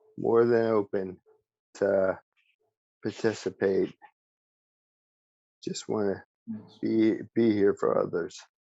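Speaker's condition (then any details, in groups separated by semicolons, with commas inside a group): ALS; speech still preserved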